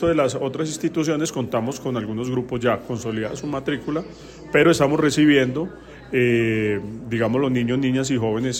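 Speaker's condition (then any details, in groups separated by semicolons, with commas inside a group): No condition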